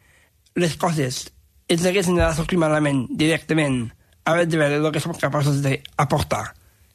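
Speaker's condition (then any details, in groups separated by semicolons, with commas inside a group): Down syndrome; extra chromosome; very talkative, asks not to be corrected on how he says things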